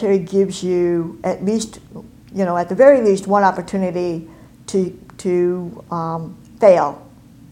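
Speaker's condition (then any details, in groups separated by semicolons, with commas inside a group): Cleft palate and cleft lip; congenital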